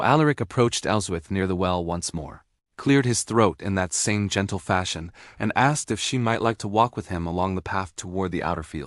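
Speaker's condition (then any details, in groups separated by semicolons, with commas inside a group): No condition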